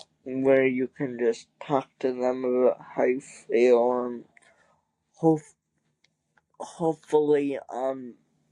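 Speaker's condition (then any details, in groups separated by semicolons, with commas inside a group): Cerebral palsy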